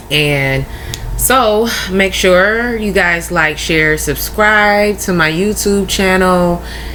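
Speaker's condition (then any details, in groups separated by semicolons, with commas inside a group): No condition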